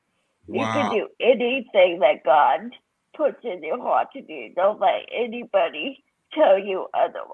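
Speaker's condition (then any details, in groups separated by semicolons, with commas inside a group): Cerebral palsy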